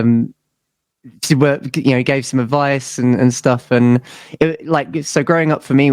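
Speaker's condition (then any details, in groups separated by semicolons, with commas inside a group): No condition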